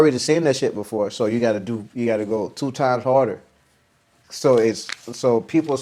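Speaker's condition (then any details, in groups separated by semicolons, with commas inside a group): No condition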